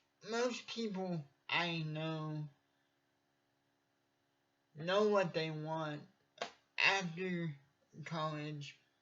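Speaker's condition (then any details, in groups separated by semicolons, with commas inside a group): Cerebral palsy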